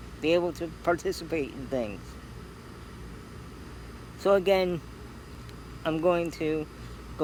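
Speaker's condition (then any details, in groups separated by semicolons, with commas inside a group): Cerebral palsy; scoliosis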